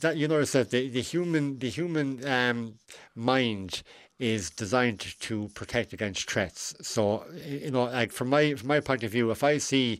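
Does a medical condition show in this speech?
Yes: cleft lip and palate; congenital cleft lip and palate, failure of mouth and nose to align, two or three surgeries in infancy, last surgery at 17; adult, age 41, decades after final surgery.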